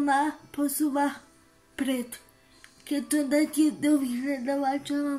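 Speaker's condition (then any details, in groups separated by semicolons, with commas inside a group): Cerebral palsy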